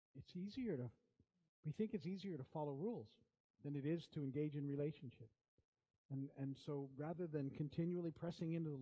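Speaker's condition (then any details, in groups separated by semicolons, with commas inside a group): No condition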